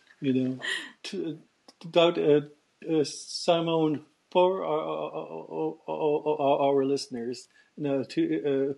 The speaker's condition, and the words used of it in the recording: Stuttering. Okay, I focused on fluency, and I wanted to overcome my severe stutter, because I still to this day consider myself a severe person who stutters.